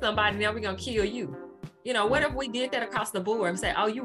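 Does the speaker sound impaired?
No.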